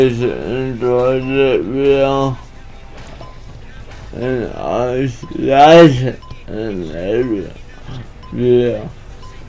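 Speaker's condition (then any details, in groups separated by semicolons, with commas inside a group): Cerebral palsy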